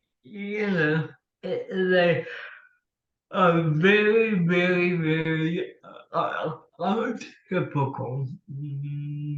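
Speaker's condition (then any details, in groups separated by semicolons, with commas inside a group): Cerebral palsy; since childhood; speech impediment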